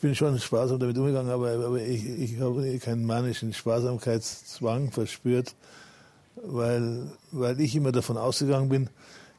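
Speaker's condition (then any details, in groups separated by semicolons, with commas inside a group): Parkinson's disease; public for about 11 years, almost no tremor, feels symptom-free when well adjusted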